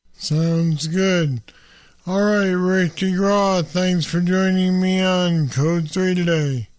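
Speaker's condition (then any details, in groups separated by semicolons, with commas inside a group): Parkinson's disease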